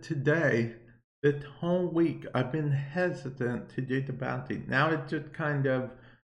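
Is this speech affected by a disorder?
Yes: cerebral palsy; affects speech a bit, viewer asked why talking like that.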